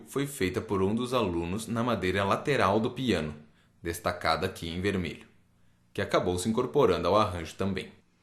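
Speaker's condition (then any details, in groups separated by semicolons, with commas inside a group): No condition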